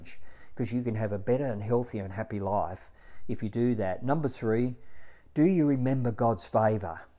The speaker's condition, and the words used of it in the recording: None; typical speech.